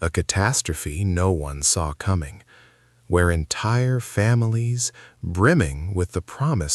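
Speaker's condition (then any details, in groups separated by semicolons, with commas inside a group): No condition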